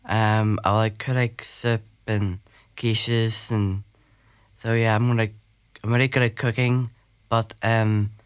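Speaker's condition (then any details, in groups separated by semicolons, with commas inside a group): Down syndrome; intellectual disability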